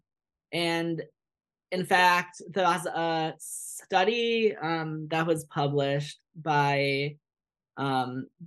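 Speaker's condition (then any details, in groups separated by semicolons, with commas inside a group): Stuttering; onset very early in childhood, speech therapy since childhood, including with an SLP who stutters; occasional word and phrase repetitions, restarts; prolonged sounds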